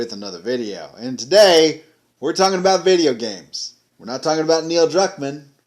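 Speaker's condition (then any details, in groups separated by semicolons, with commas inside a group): No condition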